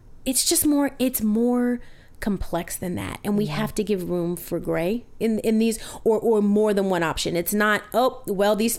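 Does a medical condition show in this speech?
No.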